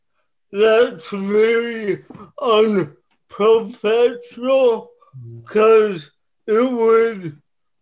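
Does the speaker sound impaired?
Yes: cerebral palsy; childhood physical therapy, therapist started lifting with ankle weights on dowel bar, therapy became weight training; ongoing gym workouts, reported to make cerebral palsy stronger.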